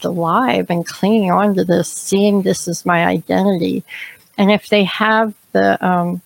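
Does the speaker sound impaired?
Yes: cleft palate; congenital, extremely severe, no nose, no upper lip, trachea issues, experimental plastic surgery; speech now clear enough for public speaking; unclear speech at school age, early extreme breathing difficulties, feeding problems.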